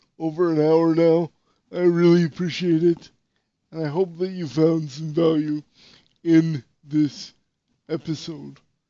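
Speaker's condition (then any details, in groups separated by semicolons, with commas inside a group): Cerebral palsy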